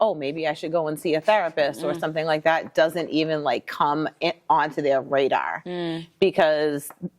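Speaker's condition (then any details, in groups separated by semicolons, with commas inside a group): No condition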